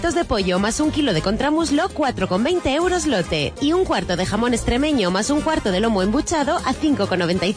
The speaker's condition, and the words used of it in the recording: None; typical speech.